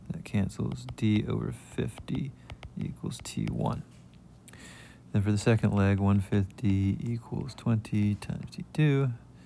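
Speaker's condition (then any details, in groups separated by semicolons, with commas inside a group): No condition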